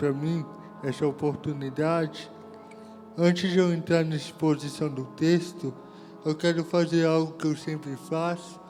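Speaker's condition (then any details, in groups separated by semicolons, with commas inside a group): Cerebral palsy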